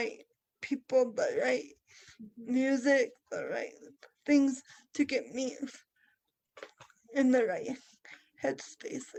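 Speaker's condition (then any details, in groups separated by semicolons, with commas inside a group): Cerebral palsy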